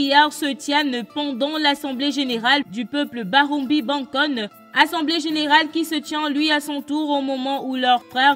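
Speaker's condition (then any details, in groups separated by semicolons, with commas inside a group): No condition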